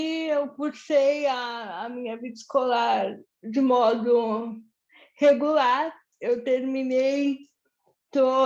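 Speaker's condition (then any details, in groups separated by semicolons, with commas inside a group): Cerebral palsy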